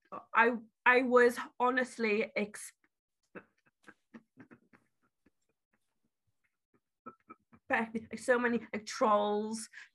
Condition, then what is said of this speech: Stuttering. I would probably I would probably say that my stutter uh, affects my business massively.